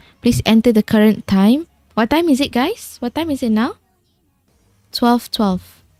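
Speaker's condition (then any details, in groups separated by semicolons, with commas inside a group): No condition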